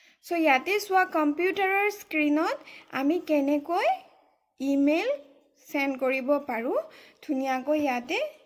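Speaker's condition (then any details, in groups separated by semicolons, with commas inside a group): No condition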